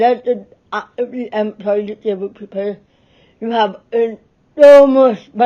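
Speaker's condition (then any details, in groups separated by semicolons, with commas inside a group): Cerebral palsy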